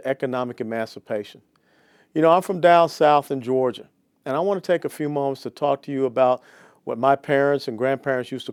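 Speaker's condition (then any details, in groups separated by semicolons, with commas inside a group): No condition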